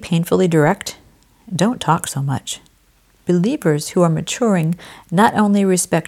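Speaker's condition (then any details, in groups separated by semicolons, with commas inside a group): No condition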